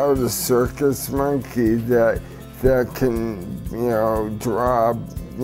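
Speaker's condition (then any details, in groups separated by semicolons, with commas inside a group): Brain injury; car accident; about 5 years since accident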